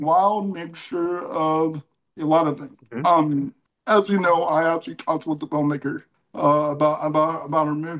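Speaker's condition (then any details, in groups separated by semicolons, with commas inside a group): Cerebral palsy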